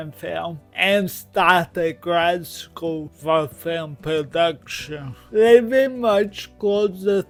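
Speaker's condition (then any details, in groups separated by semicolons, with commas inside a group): Cerebral palsy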